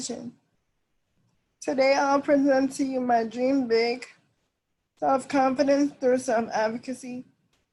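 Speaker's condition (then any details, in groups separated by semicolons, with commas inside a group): Cerebral palsy; cerebral palsy, uses wheelchair; diagnosed at 9 months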